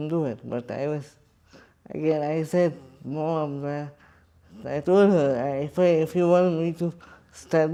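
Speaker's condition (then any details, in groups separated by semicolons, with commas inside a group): Cerebral palsy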